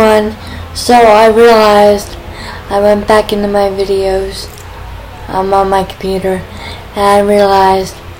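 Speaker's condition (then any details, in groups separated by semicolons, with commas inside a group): Cerebral palsy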